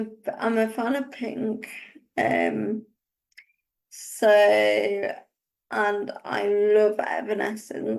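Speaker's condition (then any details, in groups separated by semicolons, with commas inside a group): Cerebral palsy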